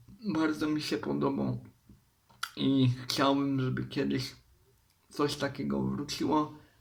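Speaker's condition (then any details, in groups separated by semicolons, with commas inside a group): Cerebral palsy; uses wheelchair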